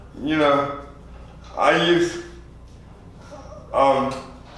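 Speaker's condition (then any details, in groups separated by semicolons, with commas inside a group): Spastic quadriplegia cerebral palsy; spastic quadriplegic form, lifelong; out of breath when starting to read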